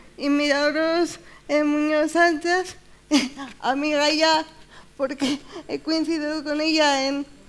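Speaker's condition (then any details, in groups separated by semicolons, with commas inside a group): Cerebral palsy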